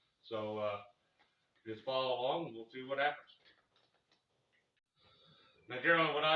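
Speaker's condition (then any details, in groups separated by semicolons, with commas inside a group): No condition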